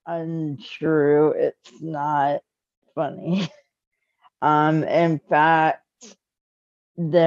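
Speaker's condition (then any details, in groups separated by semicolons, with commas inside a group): Cerebral palsy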